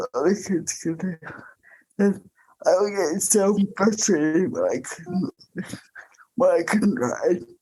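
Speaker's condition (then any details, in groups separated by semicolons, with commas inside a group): Cerebral palsy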